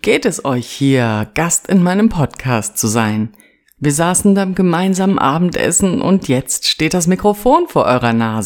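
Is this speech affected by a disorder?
No.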